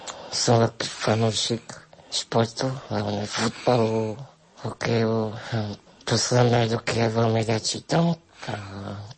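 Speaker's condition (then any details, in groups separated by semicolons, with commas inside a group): Spinal muscular atrophy with tracheostomy; congenital progressive muscle wasting, onset early childhood, tracheostomy at age 14, ventilator breathing support; 24 years old, ventilator-assisted breathing via tracheostomy, progressive loss of ability to move; had to learn to push ventilator-delivered air up to vocal cords to speak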